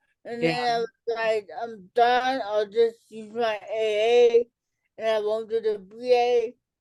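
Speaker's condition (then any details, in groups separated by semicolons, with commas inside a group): Cerebral palsy; affects speech and fine motor skills; speech delay in childhood, speech services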